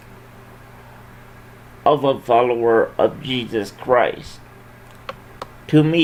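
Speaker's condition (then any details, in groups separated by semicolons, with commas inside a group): Cerebral palsy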